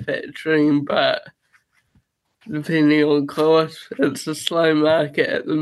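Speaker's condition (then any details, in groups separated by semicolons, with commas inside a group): Cerebral palsy; rides trike since age 5 for mobility and independence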